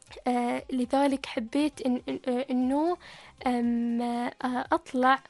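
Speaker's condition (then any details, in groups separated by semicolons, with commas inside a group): Stuttering; ongoing journey to control stuttering; speaks publicly despite stuttering, gave TEDx talk, radio studio guest; difficulty in pronunciation, needs extra time to speak, whole-word and sound repetitions; prolonged sounds, blocks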